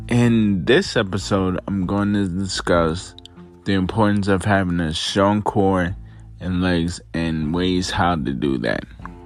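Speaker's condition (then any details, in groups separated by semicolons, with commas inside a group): Multiple sclerosis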